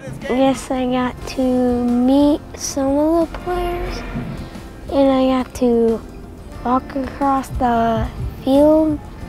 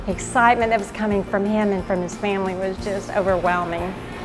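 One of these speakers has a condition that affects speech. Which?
The first: Friedreich's ataxia; degenerative neuromuscular disease; falls, clumsiness, still plays sports.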